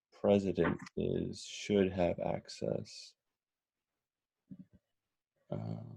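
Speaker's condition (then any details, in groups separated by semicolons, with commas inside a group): No condition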